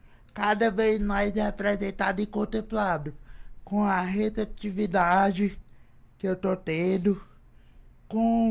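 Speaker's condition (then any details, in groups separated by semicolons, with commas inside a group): Cerebral palsy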